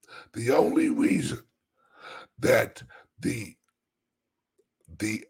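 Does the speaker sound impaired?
Yes: chronic voice problem; constant dry throat, urge to clear throat, stiff voice box loosening, easier when louder.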